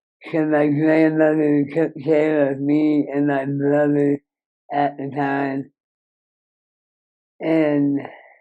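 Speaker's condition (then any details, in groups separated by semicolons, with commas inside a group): Moebius syndrome; severe nerve damage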